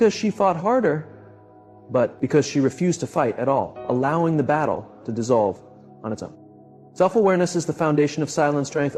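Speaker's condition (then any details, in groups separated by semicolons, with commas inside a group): No condition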